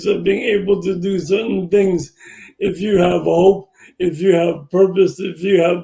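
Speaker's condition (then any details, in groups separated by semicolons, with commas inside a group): Brain injury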